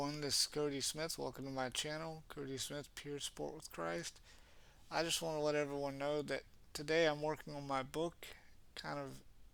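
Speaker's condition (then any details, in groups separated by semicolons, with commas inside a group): Cerebral palsy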